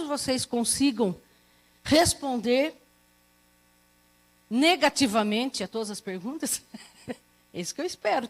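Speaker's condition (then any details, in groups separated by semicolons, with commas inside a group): No condition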